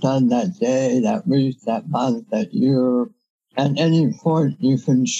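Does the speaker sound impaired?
Yes: head and neck cancer surgery; five-time head and neck cancer, about 3 years intense treatment, radiation, years of toxic chemotherapy; no evidence of disease for years, severe dysphagia from treatment effects, no normal meal since.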